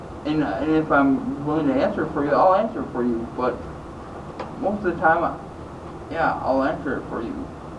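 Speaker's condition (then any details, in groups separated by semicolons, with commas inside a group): Traumatic brain injury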